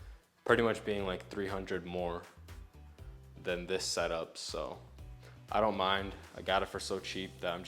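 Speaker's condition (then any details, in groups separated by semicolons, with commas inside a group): No condition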